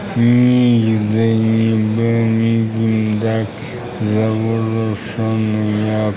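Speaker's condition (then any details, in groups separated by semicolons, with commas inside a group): Aphasia; acquired after accident, severe brain injury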